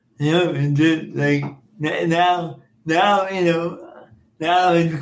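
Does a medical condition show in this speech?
Yes: cerebral palsy; school speaking device declined.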